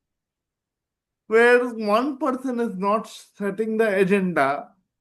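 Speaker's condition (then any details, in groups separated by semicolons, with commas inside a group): Cerebral palsy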